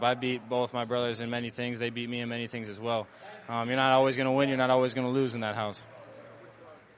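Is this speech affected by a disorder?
No.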